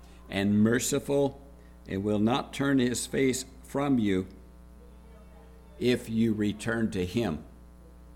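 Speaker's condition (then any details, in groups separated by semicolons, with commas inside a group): No condition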